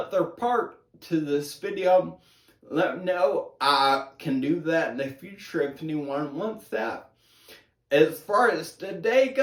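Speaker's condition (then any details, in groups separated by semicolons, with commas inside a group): Brain injury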